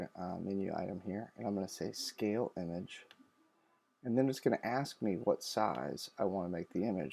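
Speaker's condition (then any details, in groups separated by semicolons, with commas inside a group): No condition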